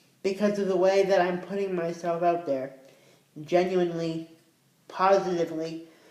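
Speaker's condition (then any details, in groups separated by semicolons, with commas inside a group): Cerebral palsy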